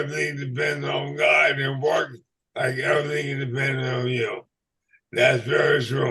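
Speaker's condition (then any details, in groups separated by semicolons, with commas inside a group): ALS/MND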